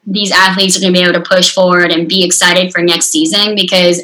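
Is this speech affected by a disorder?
Yes: unilateral cleft lip and palate, severe.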